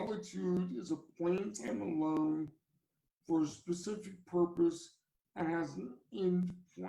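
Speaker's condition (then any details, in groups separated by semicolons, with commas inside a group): Cerebral palsy; from birth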